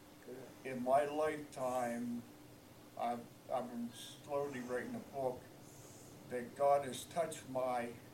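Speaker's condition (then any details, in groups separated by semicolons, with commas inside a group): Cerebral palsy; began walking at 2.5 years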